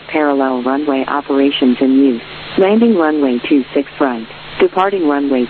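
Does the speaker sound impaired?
No.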